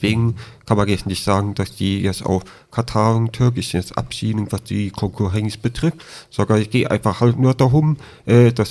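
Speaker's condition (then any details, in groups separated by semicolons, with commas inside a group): Deafness with cochlear implant, congenital deafness; speech still audibly affected per host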